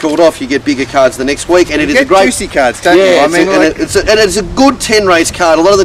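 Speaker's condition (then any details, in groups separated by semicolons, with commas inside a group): No condition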